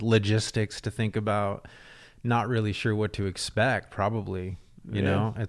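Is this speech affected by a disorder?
No.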